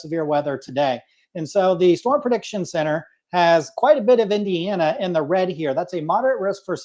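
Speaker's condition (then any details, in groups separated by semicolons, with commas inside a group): No condition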